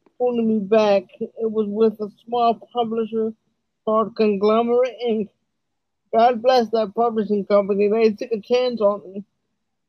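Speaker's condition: Cerebral palsy; lifelong wheelchair use

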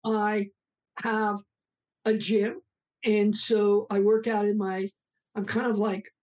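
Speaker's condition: Aphasia after two strokes; lost ability to speak, intonation became monotone after about a year, some difficulty still persists

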